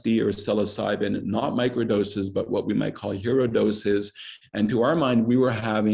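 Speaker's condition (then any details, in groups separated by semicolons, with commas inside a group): No condition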